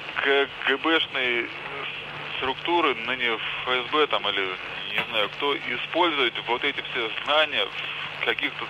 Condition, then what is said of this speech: Stuttering. У вас что-то с голосом, вы немножко заикаетесь?